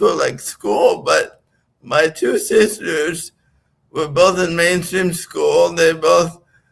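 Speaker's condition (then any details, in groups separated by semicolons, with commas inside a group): Right-sided physical disability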